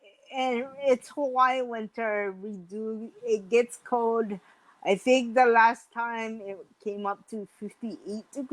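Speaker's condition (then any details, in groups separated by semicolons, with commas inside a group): Mild cerebral palsy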